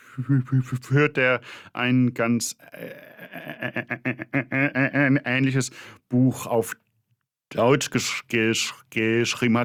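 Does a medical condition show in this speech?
Yes: stuttering; choppy, repetitions, blocks, cannot coordinate speech components, body tenses during blocks, throat sometimes hurts, fluent when singing; here repeated sounds, prolonged sounds, blocks.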